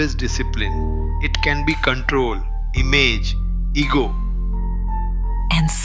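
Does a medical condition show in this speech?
No.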